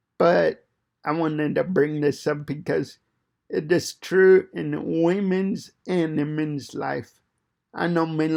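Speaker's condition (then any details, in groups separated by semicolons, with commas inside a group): Cerebral palsy; fine motor impairment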